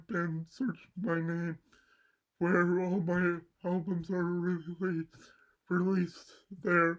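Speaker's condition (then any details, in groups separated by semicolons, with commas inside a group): Cerebral palsy; mild left side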